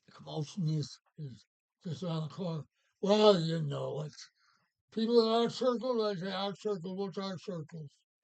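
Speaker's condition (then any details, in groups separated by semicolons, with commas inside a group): Parkinson's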